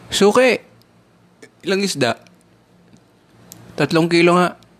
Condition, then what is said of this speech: No condition.